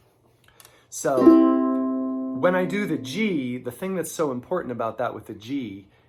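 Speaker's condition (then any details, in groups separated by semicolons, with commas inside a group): No condition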